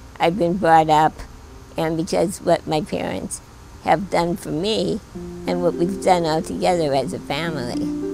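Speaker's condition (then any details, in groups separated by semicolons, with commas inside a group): Spinal muscular atrophy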